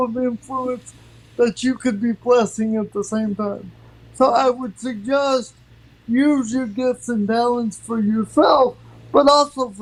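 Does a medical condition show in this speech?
Yes: cerebral palsy; from birth.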